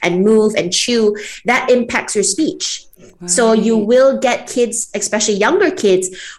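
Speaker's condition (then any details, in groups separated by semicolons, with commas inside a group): No condition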